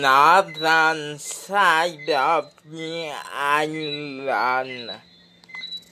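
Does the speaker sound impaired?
Yes: speech impediment; no speech therapy yet.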